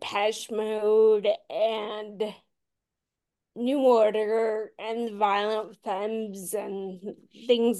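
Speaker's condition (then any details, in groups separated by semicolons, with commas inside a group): Friedreich's ataxia; progressive muscular dystrophy form, symptoms from about 13, diagnosed at 17, initially called mild, walking difficulty; voice worsened, cadence and slurring getting worse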